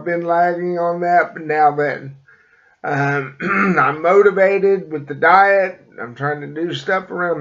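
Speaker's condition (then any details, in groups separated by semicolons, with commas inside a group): Cerebral palsy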